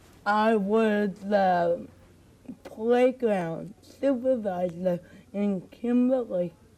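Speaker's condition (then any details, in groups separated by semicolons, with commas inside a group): Cerebral palsy; speech improved over past year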